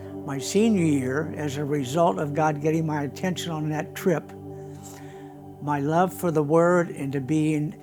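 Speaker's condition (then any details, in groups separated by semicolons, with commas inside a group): No condition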